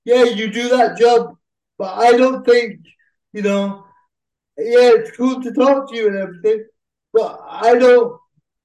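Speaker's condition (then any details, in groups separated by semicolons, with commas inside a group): Cerebral palsy; uses a wheelchair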